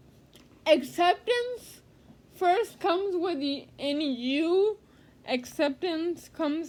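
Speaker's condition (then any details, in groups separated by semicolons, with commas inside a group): Cerebral palsy; speech therapy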